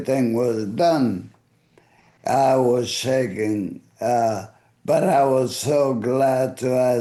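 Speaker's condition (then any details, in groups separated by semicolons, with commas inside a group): ALS; voice affected and fading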